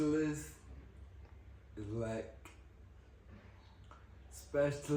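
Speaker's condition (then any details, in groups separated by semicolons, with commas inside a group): Ataxia; type seven, cerebellar, long-term, no cure; progressed over time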